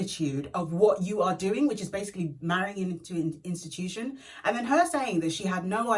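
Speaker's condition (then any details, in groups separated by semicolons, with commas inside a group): No condition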